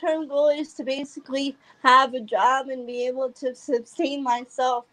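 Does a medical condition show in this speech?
Yes: cerebral palsy; congenital, high muscle tone in lower body, cannot walk, drives electric wheelchair.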